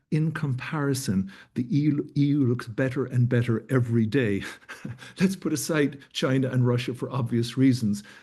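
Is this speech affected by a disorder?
No.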